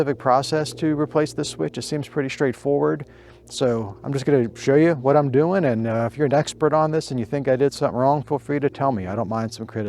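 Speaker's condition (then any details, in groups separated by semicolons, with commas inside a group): No condition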